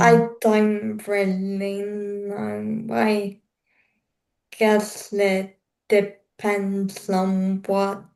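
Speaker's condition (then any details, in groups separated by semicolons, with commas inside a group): Cerebral palsy; slower speaking pace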